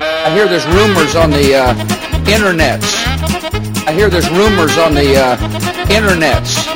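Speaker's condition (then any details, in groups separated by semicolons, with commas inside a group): No condition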